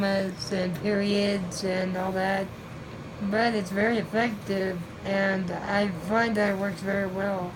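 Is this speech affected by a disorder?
Yes: spinal muscular atrophy.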